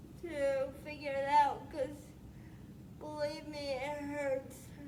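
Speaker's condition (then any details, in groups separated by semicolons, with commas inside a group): Spastic quadriplegic cerebral palsy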